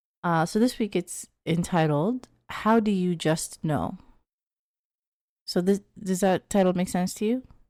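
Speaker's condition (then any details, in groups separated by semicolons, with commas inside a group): No condition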